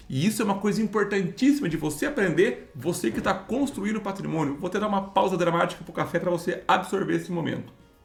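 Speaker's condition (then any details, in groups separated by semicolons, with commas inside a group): No condition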